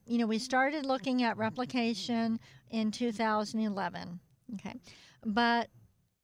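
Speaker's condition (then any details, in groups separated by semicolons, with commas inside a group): Cleft palate; extensive speech therapy in childhood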